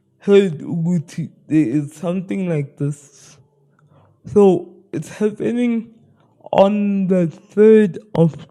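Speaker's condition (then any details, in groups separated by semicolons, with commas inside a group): Spastic cerebral palsy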